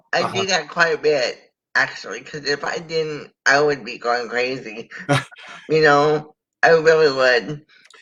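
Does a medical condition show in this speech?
Yes: cerebral palsy.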